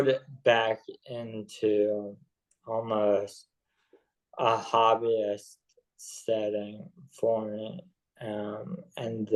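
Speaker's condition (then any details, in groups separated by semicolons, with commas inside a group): ALS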